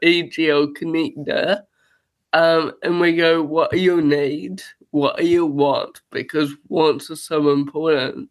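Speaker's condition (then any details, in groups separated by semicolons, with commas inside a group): Cerebral palsy; rides trike since age 5 for mobility and independence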